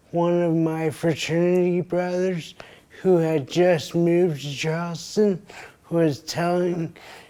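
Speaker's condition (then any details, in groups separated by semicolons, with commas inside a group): Traumatic brain injury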